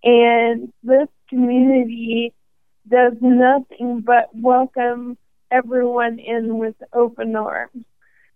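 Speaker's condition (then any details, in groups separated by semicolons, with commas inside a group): ALS; probable category at diagnosis, first symptoms in hand, diagnosed at 27 after 18 months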